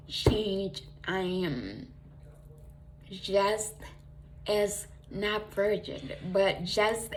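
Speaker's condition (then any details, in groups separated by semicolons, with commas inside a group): Traumatic brain injury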